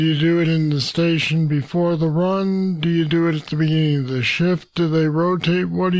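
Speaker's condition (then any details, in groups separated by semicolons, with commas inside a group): Parkinson's disease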